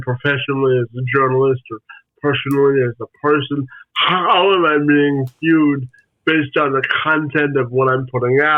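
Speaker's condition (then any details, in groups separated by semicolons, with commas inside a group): Spastic quadriplegic cerebral palsy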